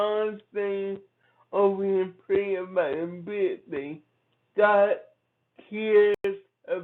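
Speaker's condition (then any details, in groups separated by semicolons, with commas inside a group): Cerebral palsy; from birth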